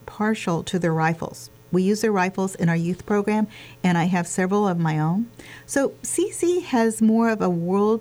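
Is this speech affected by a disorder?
No.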